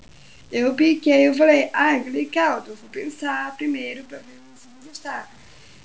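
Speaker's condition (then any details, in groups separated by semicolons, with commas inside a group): Down syndrome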